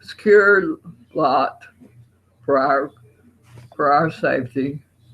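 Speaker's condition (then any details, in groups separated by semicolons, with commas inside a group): Parkinson's; on medication, surgery some years before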